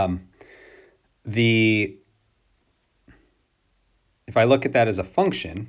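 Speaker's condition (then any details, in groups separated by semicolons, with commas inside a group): No condition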